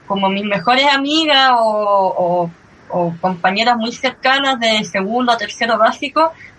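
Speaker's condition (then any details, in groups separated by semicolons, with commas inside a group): Cleft lip and palate; since early childhood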